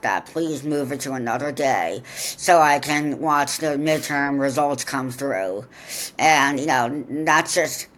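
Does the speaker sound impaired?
Yes: profound deafness; congenital profound deafness, cochlear implants, attended Ohio Valley Voices school in southwest Ohio; wears cochlear implants, hears less well than typical but enough for conversation; excellent conversationalist, natural communicator.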